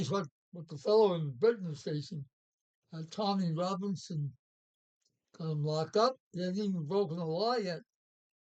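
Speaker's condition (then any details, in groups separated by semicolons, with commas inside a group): Parkinson's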